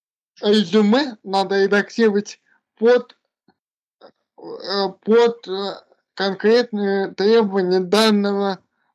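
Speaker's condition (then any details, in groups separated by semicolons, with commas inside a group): Cerebral palsy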